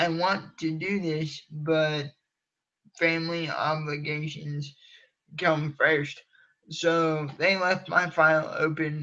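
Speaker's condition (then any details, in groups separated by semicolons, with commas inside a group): Cerebral palsy; from birth, uses wheelchair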